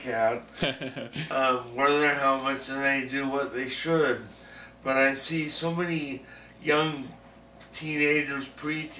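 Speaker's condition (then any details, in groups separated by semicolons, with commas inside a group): Brain injury; accident; years after accident at 18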